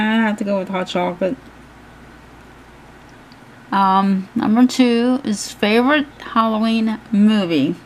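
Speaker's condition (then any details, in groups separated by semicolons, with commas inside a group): Cerebral palsy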